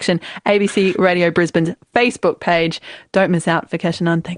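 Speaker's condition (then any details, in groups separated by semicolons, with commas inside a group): No condition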